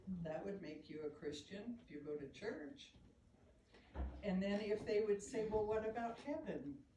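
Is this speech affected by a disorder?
No.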